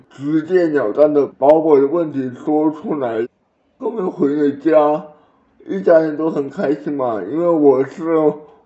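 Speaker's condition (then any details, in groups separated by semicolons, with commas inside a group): Cerebral palsy; birth asphyxia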